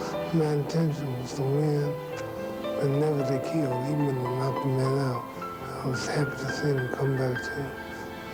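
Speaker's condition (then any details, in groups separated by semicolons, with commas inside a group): Parkinson's syndrome; no tremor, no physical weakness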